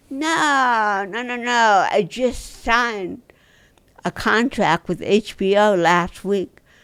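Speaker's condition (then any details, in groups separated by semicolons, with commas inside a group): Dystonia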